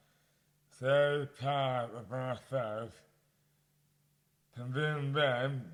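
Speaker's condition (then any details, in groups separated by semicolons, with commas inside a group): Dystonia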